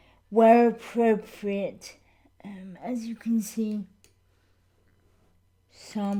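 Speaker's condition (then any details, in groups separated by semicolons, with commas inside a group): Cerebral palsy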